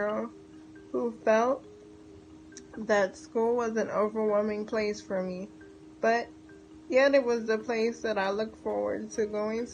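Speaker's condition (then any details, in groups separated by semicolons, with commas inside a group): Cerebral palsy; cerebral palsy, uses wheelchair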